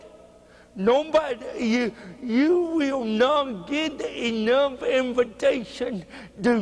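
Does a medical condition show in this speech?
Yes: cerebral palsy; speech hard to understand.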